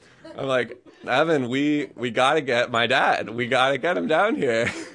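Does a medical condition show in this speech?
No.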